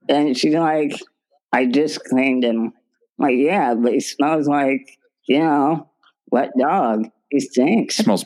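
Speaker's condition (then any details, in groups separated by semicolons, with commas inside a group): Spinal muscular atrophy; progressive muscle weakness, wheelchair user, told was dead 14 years ago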